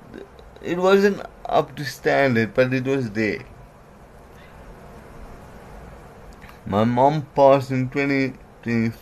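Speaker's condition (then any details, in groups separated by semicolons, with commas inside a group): Cerebral palsy; certain letters flat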